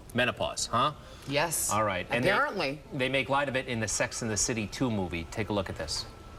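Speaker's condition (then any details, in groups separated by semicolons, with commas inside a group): No condition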